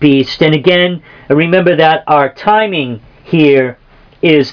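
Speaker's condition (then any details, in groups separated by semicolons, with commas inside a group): No condition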